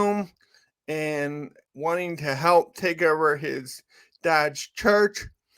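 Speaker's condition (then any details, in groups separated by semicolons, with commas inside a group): Cerebral palsy; from birth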